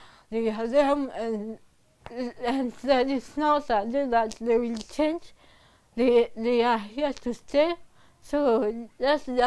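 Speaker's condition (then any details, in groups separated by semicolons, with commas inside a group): Cerebral palsy; from birth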